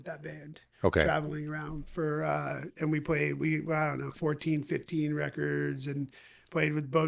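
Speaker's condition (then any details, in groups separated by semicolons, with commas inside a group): No condition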